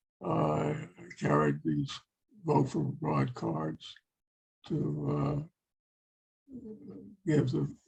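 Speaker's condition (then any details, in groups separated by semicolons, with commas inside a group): Parkinson's; long walks cause great distress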